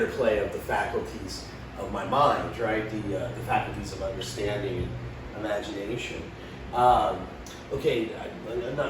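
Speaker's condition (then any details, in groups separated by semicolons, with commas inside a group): No condition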